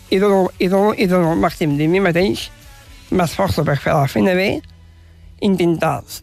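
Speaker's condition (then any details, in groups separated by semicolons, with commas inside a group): Down syndrome; adult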